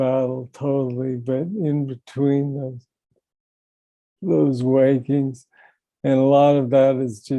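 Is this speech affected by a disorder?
Yes: young onset Parkinson's disease.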